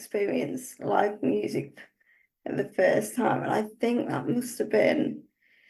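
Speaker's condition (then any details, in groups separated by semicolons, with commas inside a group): Cerebral palsy; uses wheelchair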